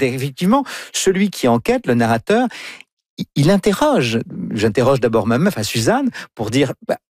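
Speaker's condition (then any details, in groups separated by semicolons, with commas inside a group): No condition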